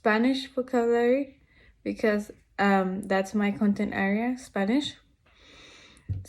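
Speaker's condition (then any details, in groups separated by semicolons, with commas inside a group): No condition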